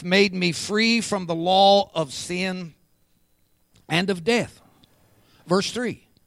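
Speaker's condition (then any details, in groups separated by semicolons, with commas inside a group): No condition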